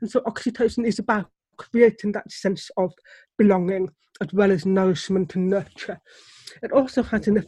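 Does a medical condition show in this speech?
Yes: deafness; relies on lip reading.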